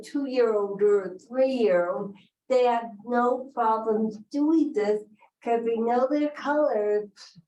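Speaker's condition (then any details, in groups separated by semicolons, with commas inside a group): Cerebral palsy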